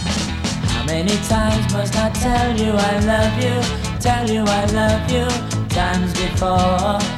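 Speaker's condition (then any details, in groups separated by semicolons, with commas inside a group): No condition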